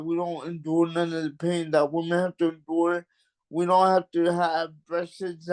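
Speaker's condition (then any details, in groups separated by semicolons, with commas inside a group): Cerebral palsy; mild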